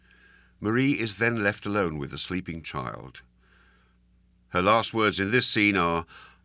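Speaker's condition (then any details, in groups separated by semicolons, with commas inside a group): No condition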